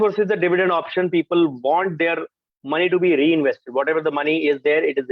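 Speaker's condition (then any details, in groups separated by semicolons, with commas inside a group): No condition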